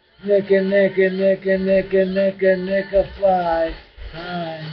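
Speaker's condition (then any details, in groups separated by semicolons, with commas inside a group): Brain injury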